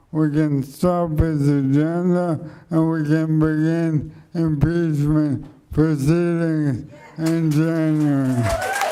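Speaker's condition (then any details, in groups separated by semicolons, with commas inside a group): Motor neuron degeneration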